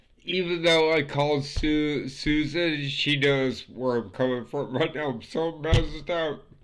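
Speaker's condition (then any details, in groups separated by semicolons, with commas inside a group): Multiple sclerosis; sometimes hard to breathe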